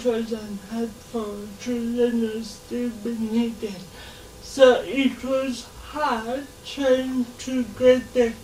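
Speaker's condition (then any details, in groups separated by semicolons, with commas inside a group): Cerebral palsy; since birth, affects muscles and joints, walks and moves independently, early intervention and therapy in childhood; slow speaker, listeners take time to understand, speaks verbally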